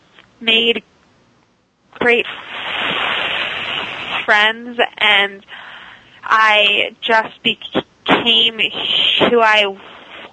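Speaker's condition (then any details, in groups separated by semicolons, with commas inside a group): Stuttering; very severe third grade, worse high school, speakeasy from Dr. John Haskell, speech therapy helped core; moderate, occasional speakeasy in-ear delayed auditory feedback device, not worn on show; device cuts stuttering about 95%, still stutters at sentence onset, worse around unfamiliar people, sometimes avoids talking; prolonged sounds, blocks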